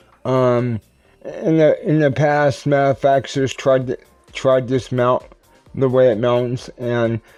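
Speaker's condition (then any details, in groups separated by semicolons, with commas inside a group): Cerebral palsy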